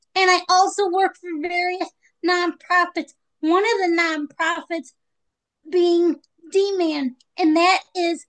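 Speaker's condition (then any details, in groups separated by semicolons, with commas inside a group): Spastic hemiplegic cerebral palsy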